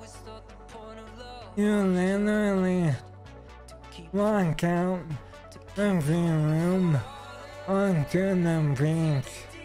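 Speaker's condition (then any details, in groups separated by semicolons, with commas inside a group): ALS; stem cell treatment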